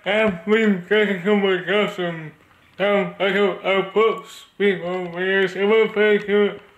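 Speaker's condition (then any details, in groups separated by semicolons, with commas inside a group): Cerebral palsy; body affected; speech disability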